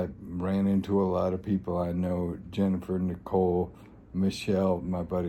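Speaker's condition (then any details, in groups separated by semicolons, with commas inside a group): ALS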